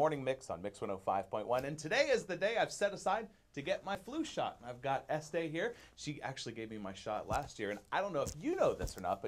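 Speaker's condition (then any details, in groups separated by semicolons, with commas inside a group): No condition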